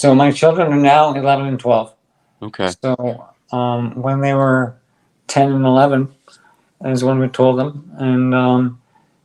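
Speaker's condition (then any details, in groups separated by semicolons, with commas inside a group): ALS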